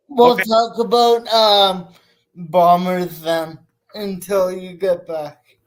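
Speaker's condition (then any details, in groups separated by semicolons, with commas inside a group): Cerebral palsy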